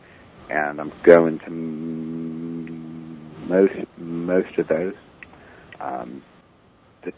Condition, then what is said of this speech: Stuttering. For the most part, you're not avoiding stuttering.